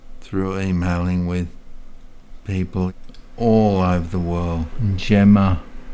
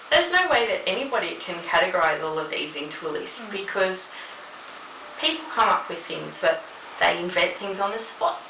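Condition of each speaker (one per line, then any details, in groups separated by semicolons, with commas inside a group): Multiple sclerosis
No condition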